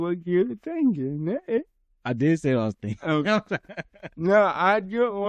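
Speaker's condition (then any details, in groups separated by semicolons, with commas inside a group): Cerebral palsy; from birth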